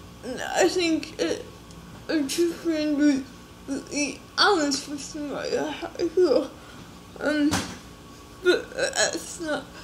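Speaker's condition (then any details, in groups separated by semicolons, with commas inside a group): Cerebral palsy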